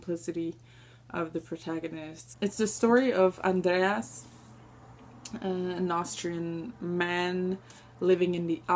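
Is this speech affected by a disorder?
No.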